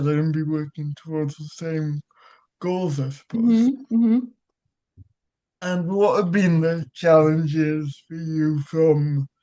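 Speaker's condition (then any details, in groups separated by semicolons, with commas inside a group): Cerebral palsy; childhood surgery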